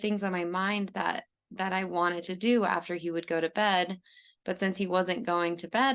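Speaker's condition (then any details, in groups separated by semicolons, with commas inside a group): No condition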